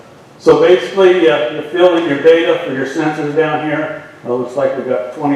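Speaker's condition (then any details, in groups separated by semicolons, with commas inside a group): No condition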